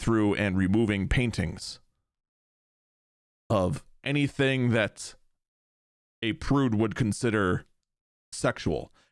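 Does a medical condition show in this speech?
No.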